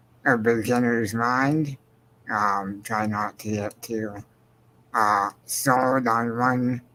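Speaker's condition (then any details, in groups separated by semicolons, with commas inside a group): Spinal muscular atrophy; progressive, wheelchair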